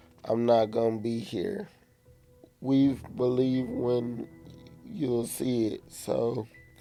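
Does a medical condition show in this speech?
Yes: cerebral palsy; physical and occupational therapy, stair practice.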